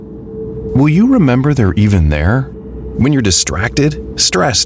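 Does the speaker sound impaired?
No.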